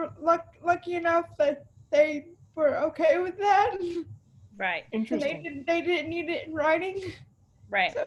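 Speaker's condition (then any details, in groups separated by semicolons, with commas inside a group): Cerebral palsy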